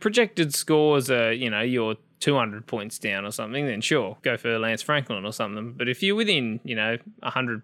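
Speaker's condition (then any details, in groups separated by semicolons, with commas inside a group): No condition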